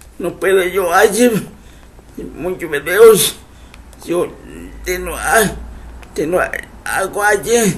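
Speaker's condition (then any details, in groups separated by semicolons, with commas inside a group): Cerebral palsy; uses wheelchair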